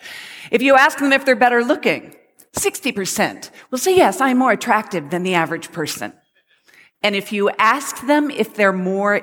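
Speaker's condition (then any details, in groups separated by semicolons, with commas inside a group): No condition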